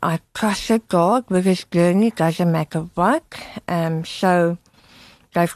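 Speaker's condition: Tongue removal for cancer; two surgeries, 8-hour resection with skin graft free flap reconstruction, small back part left; about 20 years since onset, speech audibly changed per host, can swallow without feeding tube; relearned speaking from scratch with speech therapist, could not speak after surgery, remaining tongue enables swallowing

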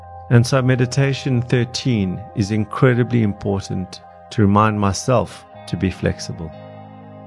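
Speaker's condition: No condition

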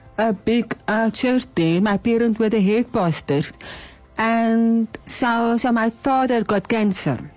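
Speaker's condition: Hearing loss; deaf, bilateral cochlear implants, first received in Worcester, Cape Town, second two years later; learned early to speak like hearing person, mother bonita drew out language, not natural

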